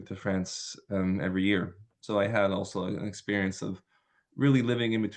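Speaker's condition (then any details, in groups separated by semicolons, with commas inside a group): No condition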